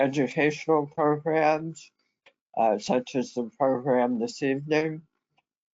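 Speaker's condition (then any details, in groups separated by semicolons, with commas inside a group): Head and neck cancer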